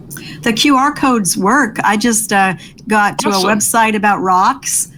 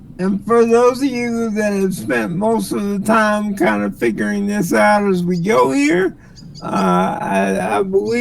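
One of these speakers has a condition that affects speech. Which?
The second: cerebral palsy; spasticity, not paralyzed, wheelchair user; speech sounds drunk.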